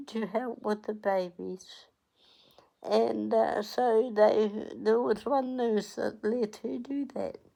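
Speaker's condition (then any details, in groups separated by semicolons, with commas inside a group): Cerebral palsy; onset at 8 days old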